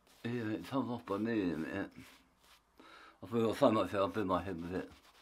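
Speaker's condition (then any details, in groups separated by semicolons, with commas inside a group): Tongue cancer; half tongue removed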